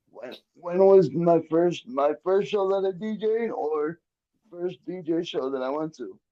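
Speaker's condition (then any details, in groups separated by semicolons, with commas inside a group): Cerebral palsy, quadriplegic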